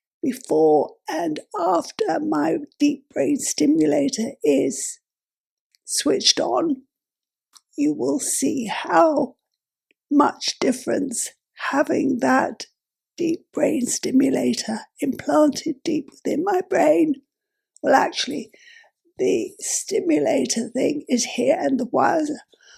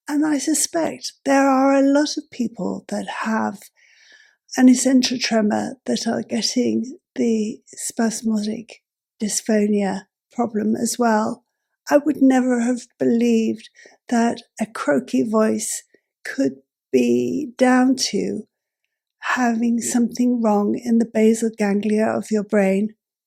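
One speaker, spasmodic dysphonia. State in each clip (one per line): DBS at usual low amplitude
DBS amplitude increased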